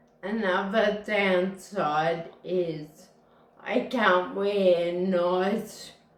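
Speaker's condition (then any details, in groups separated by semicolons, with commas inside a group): Friedreich's ataxia; ankle foot orthotics, standing hoist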